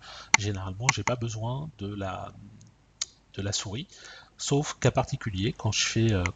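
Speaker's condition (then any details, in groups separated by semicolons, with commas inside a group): No condition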